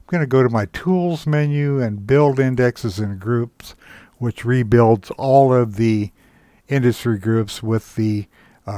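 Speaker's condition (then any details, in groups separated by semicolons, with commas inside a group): No condition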